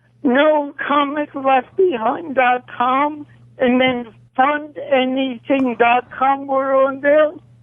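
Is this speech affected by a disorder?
Yes: cerebral palsy; causes shaking.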